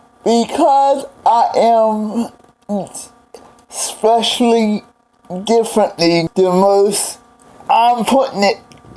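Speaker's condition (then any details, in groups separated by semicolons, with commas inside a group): Cerebral palsy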